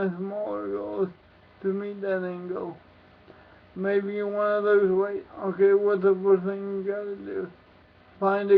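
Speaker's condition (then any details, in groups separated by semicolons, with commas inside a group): Cerebral palsy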